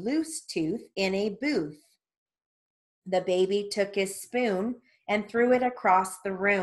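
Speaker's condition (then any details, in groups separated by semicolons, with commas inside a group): No condition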